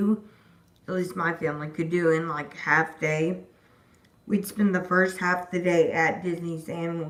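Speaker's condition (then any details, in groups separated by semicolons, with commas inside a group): Disability causing slurred speech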